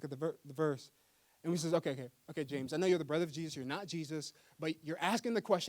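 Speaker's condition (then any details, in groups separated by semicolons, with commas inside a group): No condition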